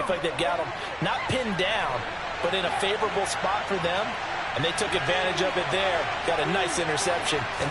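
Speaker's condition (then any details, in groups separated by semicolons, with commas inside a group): No condition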